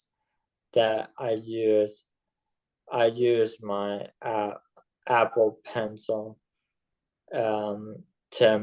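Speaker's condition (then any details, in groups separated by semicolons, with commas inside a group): ALS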